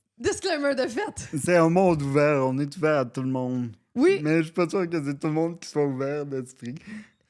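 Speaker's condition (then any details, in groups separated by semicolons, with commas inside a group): Cerebral palsy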